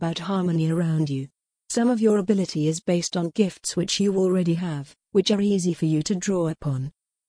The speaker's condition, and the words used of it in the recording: None; typical speech.